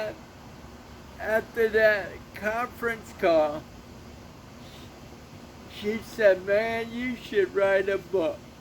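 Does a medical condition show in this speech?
Yes: cerebral palsy.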